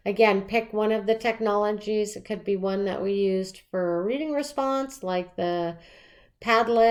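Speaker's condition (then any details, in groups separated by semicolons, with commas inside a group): No condition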